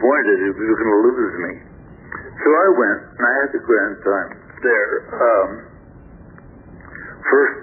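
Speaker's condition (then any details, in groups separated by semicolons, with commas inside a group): Stroke affecting throat muscles; left side totally paralyzed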